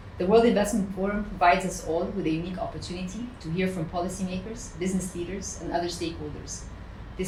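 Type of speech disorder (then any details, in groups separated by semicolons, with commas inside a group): None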